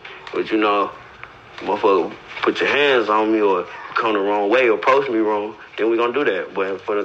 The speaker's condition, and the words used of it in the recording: None; typical speech.